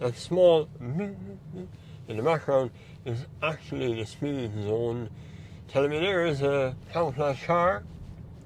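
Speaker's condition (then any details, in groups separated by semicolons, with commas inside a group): Mouth cancer surgery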